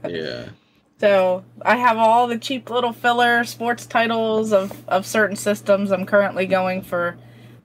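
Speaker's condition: No condition

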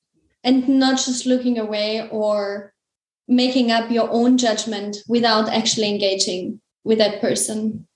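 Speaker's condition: No condition

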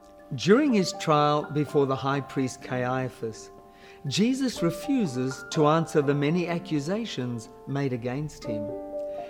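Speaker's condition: No condition

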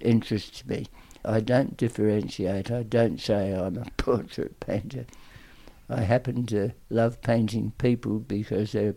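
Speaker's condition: Tongue cancer, aggressive; still present to a certain extent

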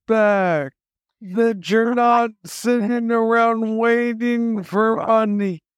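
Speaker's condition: Parkinson's disease; young onset, diagnosed at age 35

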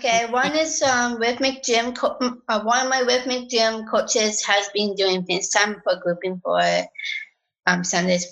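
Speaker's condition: Down syndrome; adult woman

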